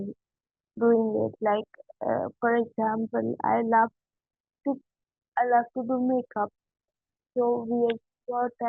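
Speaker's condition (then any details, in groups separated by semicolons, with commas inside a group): Cerebral palsy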